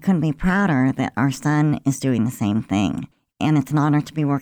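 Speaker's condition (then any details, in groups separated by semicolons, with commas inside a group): Cleft lip and palate; about 50-some years ago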